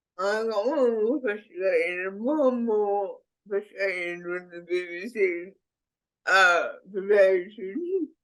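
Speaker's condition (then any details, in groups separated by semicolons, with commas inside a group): Cerebral palsy; speech impediment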